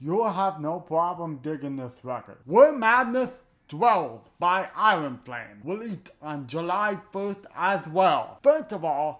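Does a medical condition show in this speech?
Yes: cerebral palsy.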